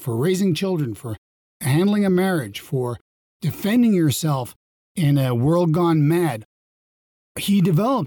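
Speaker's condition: No condition

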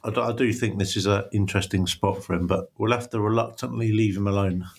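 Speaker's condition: No condition

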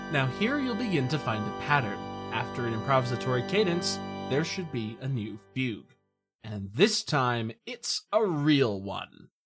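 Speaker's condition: No condition

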